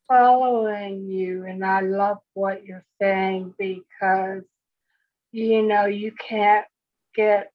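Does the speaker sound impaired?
Yes: speech impediment; speech impediment after stroke; about 2 years since stroke; possibly a bit slower than before, needs extra time to speak.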